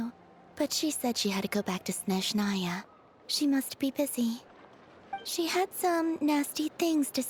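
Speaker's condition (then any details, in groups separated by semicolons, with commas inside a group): No condition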